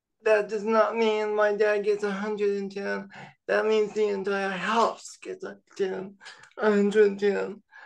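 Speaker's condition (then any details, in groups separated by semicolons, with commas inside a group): Cerebral palsy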